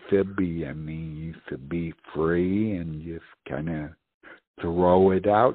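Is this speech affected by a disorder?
Yes: speech impediment; uncoordinated movement, cannot perform roadside sobriety test; mistaken for intoxication by bartenders and police.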